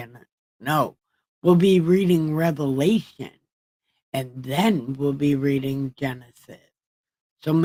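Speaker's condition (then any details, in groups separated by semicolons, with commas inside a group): Brain injury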